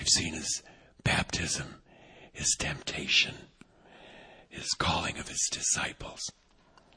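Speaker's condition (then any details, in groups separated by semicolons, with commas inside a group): Vocal cord paralysis, unilateral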